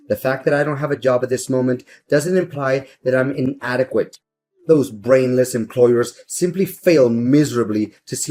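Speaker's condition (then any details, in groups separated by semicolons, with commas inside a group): No condition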